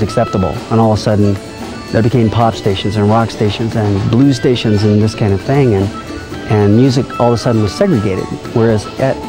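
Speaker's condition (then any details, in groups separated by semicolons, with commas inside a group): No condition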